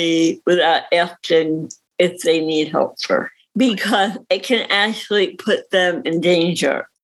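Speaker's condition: Cerebral palsy; reading disability

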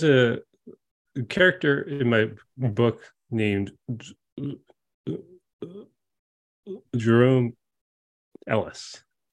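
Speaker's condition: Stutter; childhood onset, neurological and genetic basis, persists for life, no cure; blocking moments, daily speaking situations very difficult, anticipates stuttering in everyday moments; blocks

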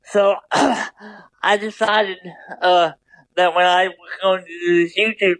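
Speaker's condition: Double hemiplegia cerebral palsy; right side weaker than left

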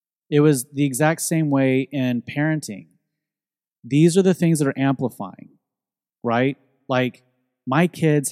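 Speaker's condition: No condition

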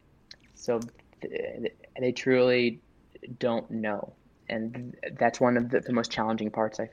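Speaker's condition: Stuttering; onset at age 3-4, strong fear of speaking; openly stutters, self-advertises, past speech programs, support groups, self-help; broken-up speech at times; repeated sounds, prolonged sounds

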